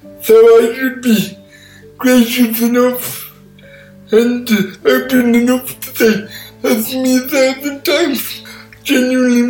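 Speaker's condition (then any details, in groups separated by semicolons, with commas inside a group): Cerebral palsy; all four limbs affected, born 12 weeks premature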